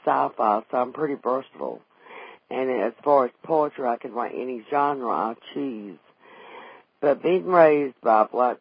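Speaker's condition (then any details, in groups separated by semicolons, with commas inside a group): Vocal cord paralysis after stroke, unilateral vocal fold paralysis; wheelchair user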